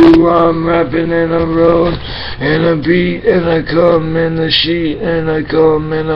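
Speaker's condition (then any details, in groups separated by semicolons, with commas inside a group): Traumatic brain injury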